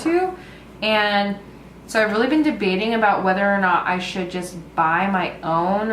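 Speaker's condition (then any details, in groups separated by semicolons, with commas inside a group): No condition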